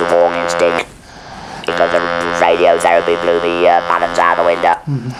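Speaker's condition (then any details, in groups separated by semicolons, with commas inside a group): Laryngeal cancer with laryngectomy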